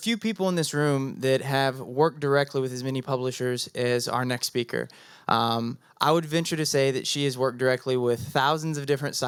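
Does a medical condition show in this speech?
No.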